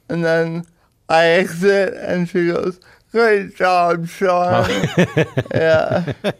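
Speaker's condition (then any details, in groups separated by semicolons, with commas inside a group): Cerebral palsy; power wheelchair user, personal support worker 6 hours weekly, mother toilets, washes, cooks, dresses, drives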